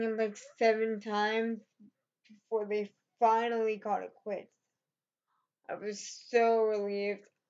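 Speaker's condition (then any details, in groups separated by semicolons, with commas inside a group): Cerebral palsy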